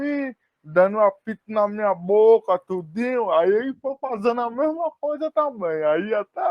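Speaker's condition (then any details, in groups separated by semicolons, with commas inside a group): Spastic cerebral palsy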